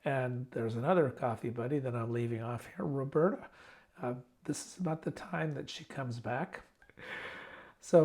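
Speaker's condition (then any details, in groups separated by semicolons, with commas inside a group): No condition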